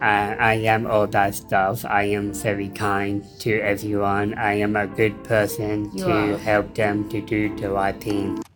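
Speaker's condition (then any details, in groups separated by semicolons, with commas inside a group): Down syndrome; intellectual disability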